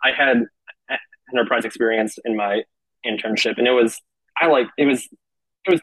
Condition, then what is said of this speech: Stuttering. I've had a stutter since I was 6 years old.